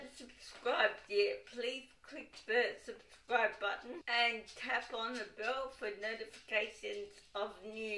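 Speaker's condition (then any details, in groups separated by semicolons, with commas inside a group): Cerebral palsy, dystonic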